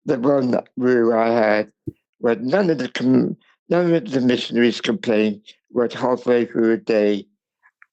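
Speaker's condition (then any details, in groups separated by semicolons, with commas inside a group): Cerebral palsy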